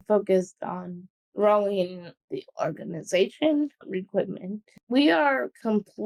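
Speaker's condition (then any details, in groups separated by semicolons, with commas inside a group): Cerebral palsy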